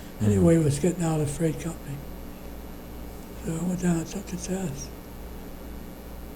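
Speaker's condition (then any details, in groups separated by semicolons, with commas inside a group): Parkinson's disease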